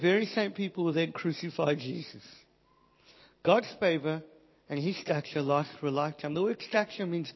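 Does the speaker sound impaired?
Yes: cleft palate; congenital cleft palate, hole in palate, Pierre-Robin syndrome, affects all ENT, still struggles quite severely; speech most affected, hated own voice until about age 28, could not hear self preach.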